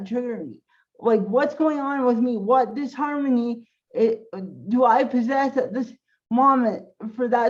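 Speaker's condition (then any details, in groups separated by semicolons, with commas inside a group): Cerebral palsy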